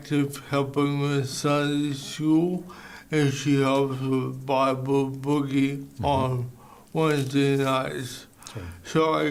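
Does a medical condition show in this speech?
Yes: ALS; bulbar onset, slurred speech first.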